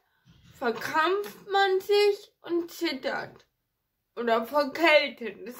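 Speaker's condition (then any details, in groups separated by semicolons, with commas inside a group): Ataxia; ataxia affecting hands and fingers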